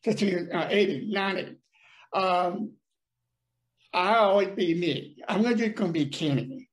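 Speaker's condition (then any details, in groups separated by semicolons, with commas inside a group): Deafness; brain damage from birth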